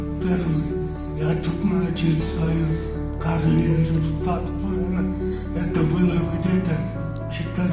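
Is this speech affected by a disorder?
Yes: cerebral palsy.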